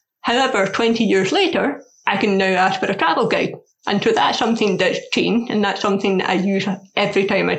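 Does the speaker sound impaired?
Yes: deafness; struggles hearing loudspeakers, often needs repetition, accent in foreign languages.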